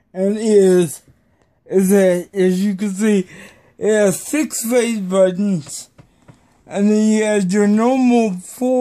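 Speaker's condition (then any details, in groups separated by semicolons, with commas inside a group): Cerebral palsy; may be hard to understand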